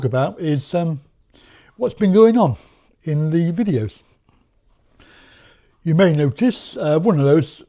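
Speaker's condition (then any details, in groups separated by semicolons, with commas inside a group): Cerebral palsy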